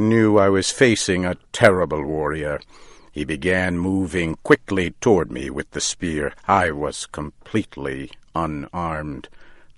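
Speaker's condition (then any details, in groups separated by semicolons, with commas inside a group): No condition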